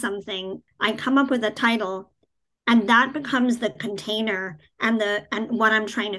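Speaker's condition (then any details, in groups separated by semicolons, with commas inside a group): Cleft palate; therapists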